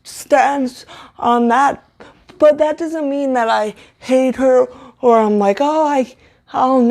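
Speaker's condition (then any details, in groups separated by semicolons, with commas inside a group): Cerebral palsy, severe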